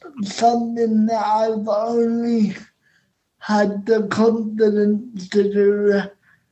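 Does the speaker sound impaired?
Yes: cerebral palsy; cerebral palsy present essentially all life; spasms, on medication three times daily after food.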